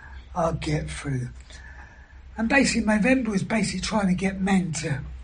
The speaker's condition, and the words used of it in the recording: Throat cancer. Basically, what the operation's happened is half my throat doesn't work.